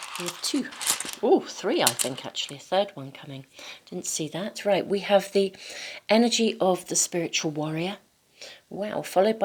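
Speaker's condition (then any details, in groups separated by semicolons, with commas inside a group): No condition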